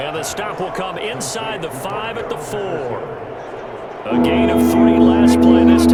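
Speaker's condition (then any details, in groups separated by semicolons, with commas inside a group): No condition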